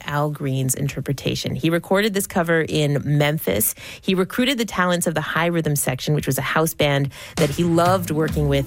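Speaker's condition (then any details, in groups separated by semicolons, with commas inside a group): No condition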